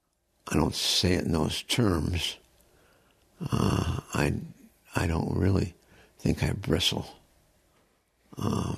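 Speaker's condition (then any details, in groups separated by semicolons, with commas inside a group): Progressive supranuclear palsy; progressive degenerative condition, diagnosed about a year ago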